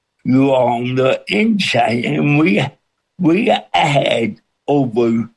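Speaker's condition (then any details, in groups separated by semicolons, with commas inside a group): Cerebral palsy with speech impediment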